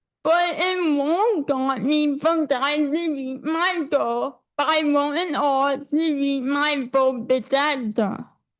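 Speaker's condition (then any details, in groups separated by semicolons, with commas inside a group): Cerebral palsy; speech affected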